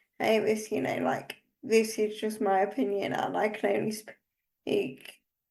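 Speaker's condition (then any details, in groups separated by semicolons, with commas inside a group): Cerebral palsy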